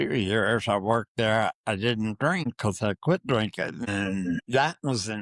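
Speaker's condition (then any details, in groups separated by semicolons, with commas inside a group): Parkinson's disease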